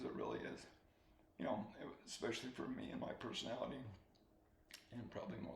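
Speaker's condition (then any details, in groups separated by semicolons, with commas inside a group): ALS; slow-progressing form, feeding tube; about seven years since onset, fed by others; soft spoken, swallowing getting harder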